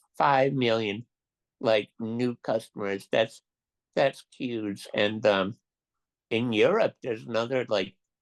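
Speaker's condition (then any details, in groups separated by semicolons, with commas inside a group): Duchenne muscular dystrophy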